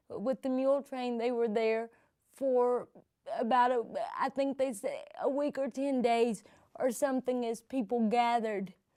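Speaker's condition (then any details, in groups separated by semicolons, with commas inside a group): Cerebral palsy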